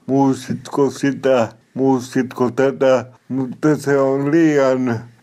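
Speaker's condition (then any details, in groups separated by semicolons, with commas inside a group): Cerebral palsy; somewhat unclear, self-described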